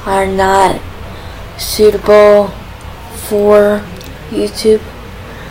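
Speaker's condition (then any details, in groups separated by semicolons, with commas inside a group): Cerebral palsy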